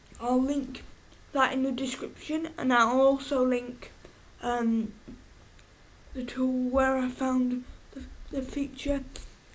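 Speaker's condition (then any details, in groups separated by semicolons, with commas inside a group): Cerebral palsy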